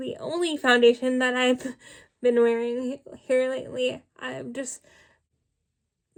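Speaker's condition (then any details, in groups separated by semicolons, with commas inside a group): Cerebral palsy, spastic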